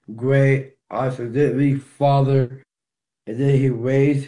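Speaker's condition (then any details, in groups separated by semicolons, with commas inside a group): Down syndrome; 14 years old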